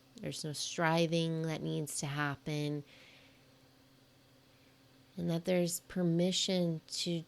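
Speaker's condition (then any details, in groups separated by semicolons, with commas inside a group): No condition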